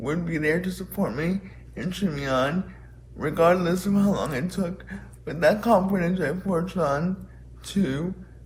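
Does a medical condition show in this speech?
Yes: cerebral palsy.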